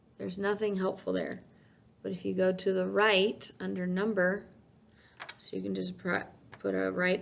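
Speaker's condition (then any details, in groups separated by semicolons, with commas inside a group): No condition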